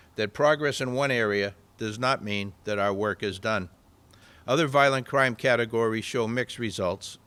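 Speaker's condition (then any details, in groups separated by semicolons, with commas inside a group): No condition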